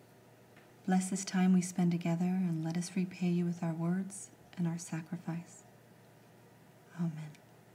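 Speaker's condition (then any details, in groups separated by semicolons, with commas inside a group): No condition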